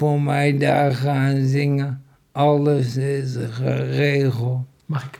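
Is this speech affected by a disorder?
Yes: ALS; incurable muscle disease, first symptoms cramps; feels speech, swallowing and breathlessness improved on medication, speaks better than eighteen months ago.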